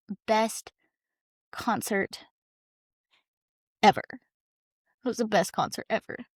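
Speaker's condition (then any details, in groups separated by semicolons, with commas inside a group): No condition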